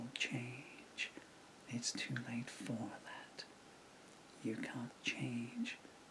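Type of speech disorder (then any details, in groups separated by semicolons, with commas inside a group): Bulbar dysarthria; progressive bulbar palsy (MND)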